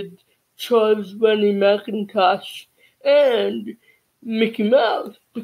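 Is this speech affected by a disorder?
Yes: cerebral palsy; childhood speech therapy.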